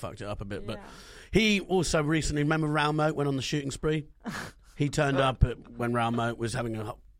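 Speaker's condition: No condition

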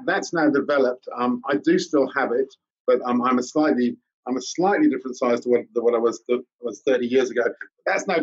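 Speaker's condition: No condition

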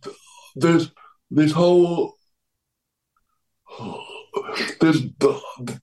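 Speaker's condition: Cerebral palsy; power chair

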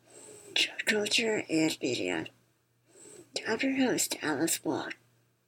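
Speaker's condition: Spinal muscular atrophy; declining lung function from weakening diaphragm muscles; wears ventilator to breathe; records podcast while wearing ventilator

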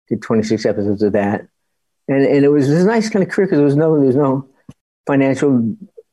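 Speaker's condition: Parkinson's disease; still walks poorly

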